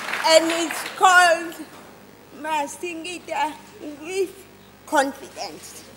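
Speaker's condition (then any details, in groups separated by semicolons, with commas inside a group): Cerebral palsy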